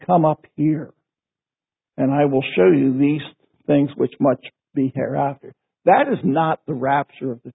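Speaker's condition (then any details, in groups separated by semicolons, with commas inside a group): No condition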